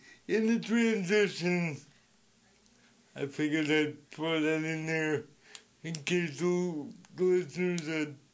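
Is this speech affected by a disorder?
Yes: speech impediment; masked poll worker behind plexiglass could not understand.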